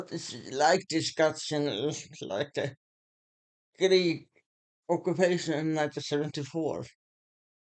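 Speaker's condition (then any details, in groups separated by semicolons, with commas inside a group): Muscular Parkinson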